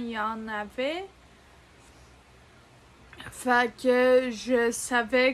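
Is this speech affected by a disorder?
Yes: ataxia; degenerative.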